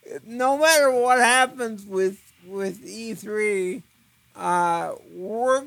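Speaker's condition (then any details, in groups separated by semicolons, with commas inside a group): Cerebral palsy; eyes wander, trouble focusing eyes, difficulty focusing in VR, wears eyewear partly because of wandering eyes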